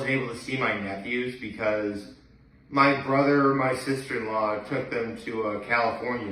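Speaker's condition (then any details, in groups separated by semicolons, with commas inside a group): No condition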